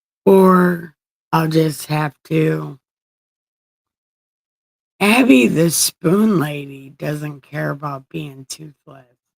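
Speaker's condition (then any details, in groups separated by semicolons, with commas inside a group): Brain injury; brain surgery; after brain surgery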